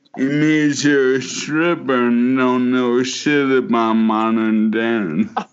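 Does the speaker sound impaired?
Yes: motor neuron disease; can no longer dance.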